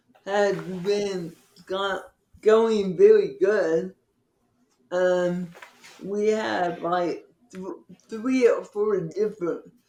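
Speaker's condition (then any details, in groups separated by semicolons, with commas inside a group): Cerebral palsy; from birth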